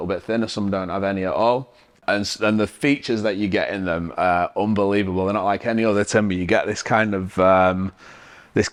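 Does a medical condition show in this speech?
No.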